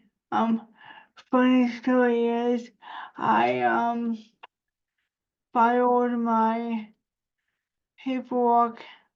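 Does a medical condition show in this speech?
Yes: cerebral palsy; spasticity.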